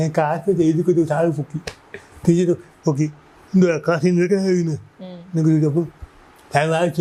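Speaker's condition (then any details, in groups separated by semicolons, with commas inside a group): Cerebral palsy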